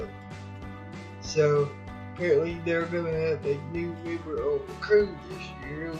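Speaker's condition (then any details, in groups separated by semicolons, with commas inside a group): Cerebral palsy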